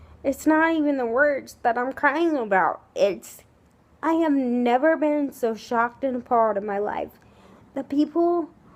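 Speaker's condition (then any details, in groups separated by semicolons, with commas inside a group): Cerebral palsy, spastic, severe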